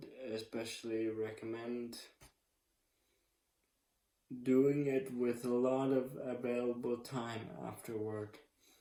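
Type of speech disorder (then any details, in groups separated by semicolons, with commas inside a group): Slurred speech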